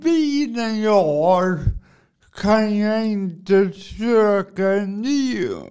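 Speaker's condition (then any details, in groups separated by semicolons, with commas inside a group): Cerebral palsy; from birth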